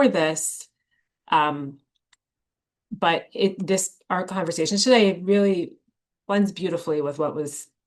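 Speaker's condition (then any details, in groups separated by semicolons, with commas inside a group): No condition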